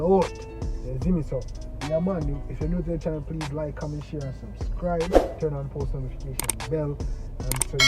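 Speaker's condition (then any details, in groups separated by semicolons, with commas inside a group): No condition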